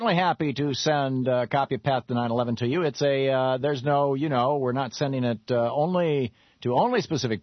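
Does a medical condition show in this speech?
No.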